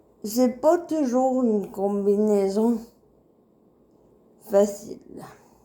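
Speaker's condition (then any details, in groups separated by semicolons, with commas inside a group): Cerebral palsy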